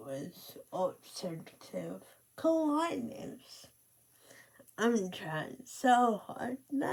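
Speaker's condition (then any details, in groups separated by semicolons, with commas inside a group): Cerebral palsy; speech affected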